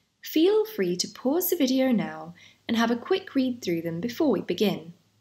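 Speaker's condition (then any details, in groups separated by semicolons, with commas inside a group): No condition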